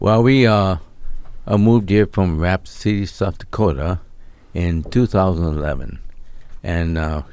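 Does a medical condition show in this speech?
Yes: ALS; onset year ago, slurred speech, limb and torso weakness, stroke ruled out, Mayo Clinic neurologist diagnosis; recently diagnosed, weakening body, cane always, MSU voice banking twice weekly with Tessa, William; slightly slurred, talking getting harder, fears sounding mumbled, voice disrupts train of thought, expects voice loss.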